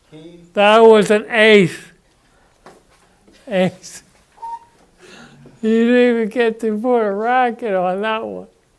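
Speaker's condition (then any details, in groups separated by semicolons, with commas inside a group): Parkinson's disease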